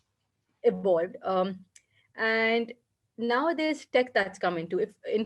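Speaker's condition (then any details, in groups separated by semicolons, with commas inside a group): No condition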